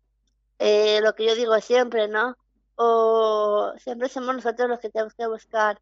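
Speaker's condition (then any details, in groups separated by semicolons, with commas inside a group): Down syndrome; interviewed by telephone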